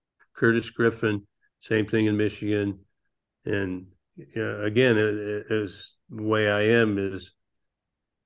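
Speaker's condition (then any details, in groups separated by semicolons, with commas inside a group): Parkinson's disease; man nearly 66, no longer flies planes because of Parkinson's; ping pong, pool, pickleball, bowling as activities to help with Parkinson's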